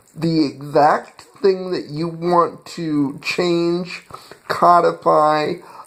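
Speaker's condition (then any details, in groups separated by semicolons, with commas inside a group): Cerebral palsy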